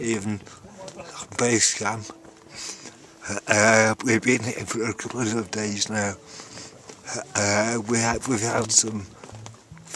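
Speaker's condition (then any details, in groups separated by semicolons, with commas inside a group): Cerebral palsy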